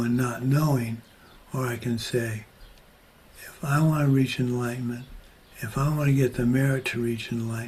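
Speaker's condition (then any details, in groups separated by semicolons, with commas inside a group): Parkinson's disease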